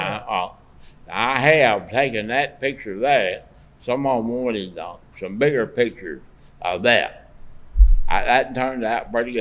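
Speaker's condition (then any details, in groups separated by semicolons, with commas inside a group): Parkinson's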